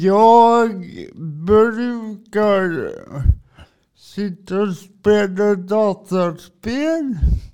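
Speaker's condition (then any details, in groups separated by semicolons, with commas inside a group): Cerebral palsy; from birth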